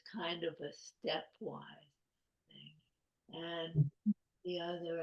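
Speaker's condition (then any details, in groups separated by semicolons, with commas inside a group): ALS; speaking is a challenge, early swallowing trouble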